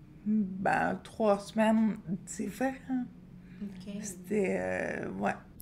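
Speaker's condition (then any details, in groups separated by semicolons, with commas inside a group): Friedreich's ataxia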